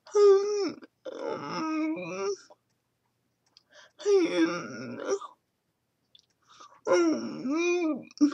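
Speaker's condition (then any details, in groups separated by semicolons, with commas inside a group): Cerebral palsy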